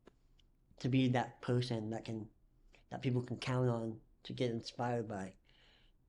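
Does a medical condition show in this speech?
Yes: cleft lip and palate; nut bar (likely Nuss bar) currently placed in chest, latest surgery.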